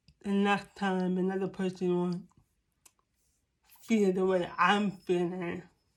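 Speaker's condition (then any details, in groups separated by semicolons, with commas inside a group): Cerebral palsy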